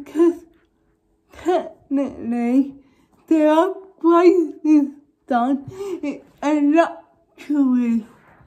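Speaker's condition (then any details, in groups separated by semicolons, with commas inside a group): Cerebral palsy; uses feeding aid; new braces on top and bottom teeth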